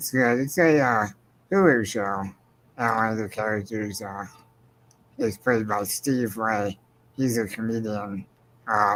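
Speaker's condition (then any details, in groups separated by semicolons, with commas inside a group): Spinal muscular atrophy; progressive, wheelchair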